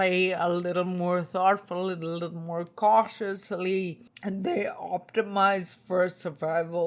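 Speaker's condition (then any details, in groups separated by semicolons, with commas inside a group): Spinocerebellar ataxia type 2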